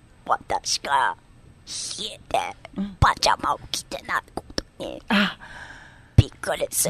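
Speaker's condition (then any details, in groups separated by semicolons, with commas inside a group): Myasthenia gravis; ventilator since age 26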